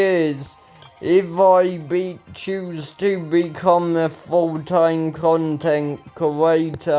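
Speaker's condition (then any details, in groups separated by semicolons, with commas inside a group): Ataxia; speech recently worse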